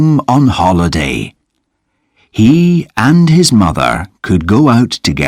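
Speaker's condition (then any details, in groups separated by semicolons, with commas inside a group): No condition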